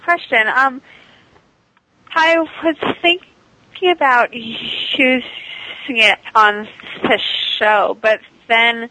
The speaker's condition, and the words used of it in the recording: Stuttering. I still stutter on the first word, like on set of a new sentence, but once I start talking, it's rare that I stutter at all, really.